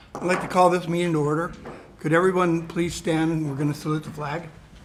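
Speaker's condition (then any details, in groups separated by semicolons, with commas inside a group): No condition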